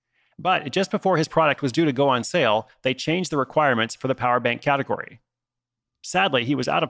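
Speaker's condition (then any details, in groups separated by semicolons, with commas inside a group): No condition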